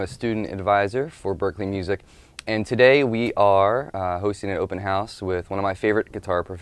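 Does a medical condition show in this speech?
No.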